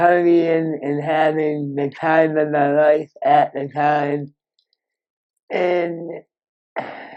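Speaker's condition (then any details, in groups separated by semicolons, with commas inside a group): Moebius syndrome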